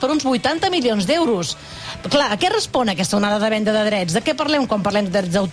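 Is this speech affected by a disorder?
No.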